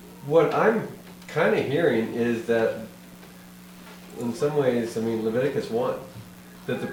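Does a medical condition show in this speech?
No.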